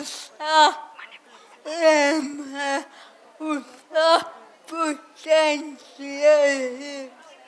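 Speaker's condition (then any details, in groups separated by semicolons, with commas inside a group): Cerebral palsy; speech not clear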